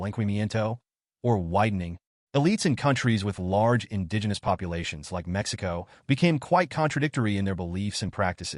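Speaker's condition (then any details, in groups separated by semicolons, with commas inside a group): No condition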